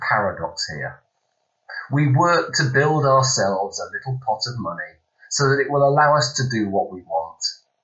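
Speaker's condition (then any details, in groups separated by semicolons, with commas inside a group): No condition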